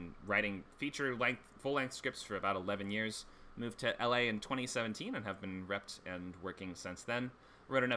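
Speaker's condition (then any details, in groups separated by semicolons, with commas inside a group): No condition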